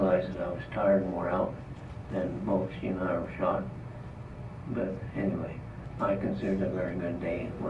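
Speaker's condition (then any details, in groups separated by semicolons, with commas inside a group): Parkinson's disease; trouble talking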